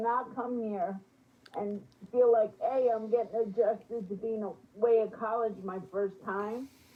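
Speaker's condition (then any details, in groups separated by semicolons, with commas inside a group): Spastic quadriplegic cerebral palsy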